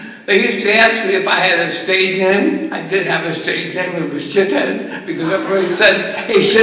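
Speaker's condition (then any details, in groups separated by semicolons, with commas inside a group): ALS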